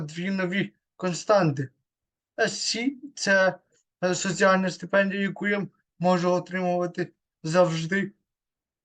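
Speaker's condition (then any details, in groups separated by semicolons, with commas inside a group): Cerebral palsy; third disability group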